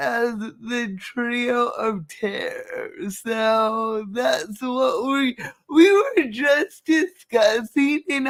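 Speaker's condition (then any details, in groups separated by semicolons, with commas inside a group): Cerebral palsy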